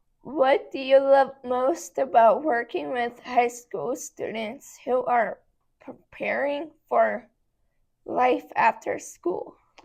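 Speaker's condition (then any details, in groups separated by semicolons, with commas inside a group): Cerebral palsy; hard to talk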